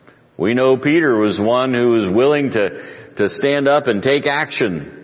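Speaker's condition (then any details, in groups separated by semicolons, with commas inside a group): No condition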